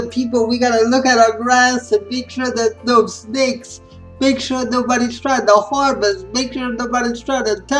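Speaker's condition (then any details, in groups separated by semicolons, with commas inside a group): Spastic cerebral palsy; spastic quadriplegic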